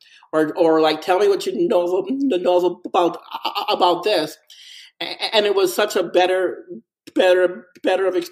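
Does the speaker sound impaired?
Yes: stuttering; onset at three or four years, no trauma cause, mother stuttered until about 11-12, speech camp as child, teen years harder; adult, persistent stuttering; very fluent in crisis situations, stutters when things calm, takes deep breath and counts to five; here repeated words, prolonged sounds.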